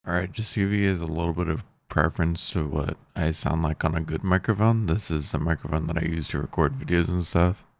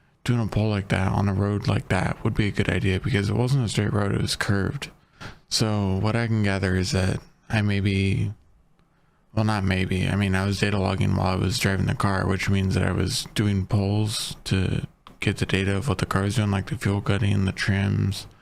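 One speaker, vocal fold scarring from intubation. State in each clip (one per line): Before laryngoscopy surgery
7.5 weeks after surgery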